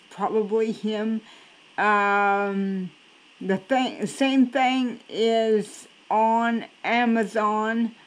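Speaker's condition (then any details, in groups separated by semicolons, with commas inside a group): Cerebral palsy; cannot walk, crawls to get around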